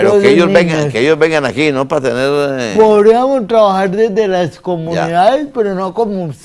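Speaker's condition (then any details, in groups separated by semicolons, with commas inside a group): Cerebral palsy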